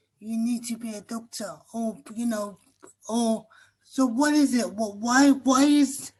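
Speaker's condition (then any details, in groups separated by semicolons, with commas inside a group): Cerebral palsy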